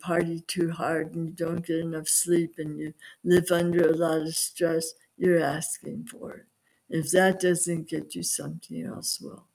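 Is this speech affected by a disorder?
Yes: aphasia; aphasia after stroke at age 52, possibly familial, 3 months rehab, occupational and outpatient therapy; voice affected, worse when overly tired, former radio voice lost, host says sounds fine.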